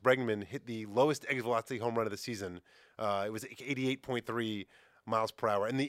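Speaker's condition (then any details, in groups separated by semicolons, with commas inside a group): No condition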